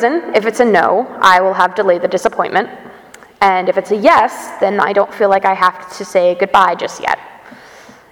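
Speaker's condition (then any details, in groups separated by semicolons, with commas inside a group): No condition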